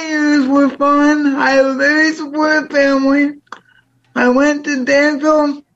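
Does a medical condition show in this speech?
Yes: cerebral palsy; diagnosed age 2, intervention at Danville Child Development Center, Apple 2gs computer, full-time aide at school.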